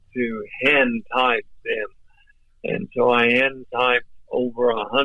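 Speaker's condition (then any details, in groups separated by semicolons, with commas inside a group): ALS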